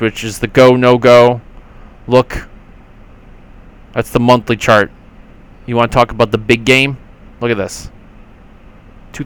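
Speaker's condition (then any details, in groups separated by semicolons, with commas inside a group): No condition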